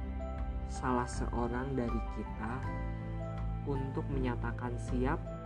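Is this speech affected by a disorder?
No.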